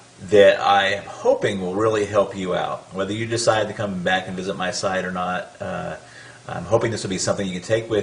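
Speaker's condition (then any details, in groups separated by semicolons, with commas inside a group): No condition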